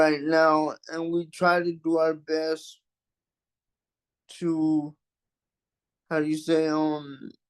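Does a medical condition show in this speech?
Yes: cerebral palsy; with scoliosis, unable to walk; takes deep breaths while speaking.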